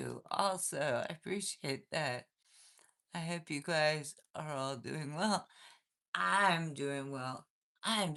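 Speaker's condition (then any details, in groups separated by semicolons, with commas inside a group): Cervical dystonia, essential tremor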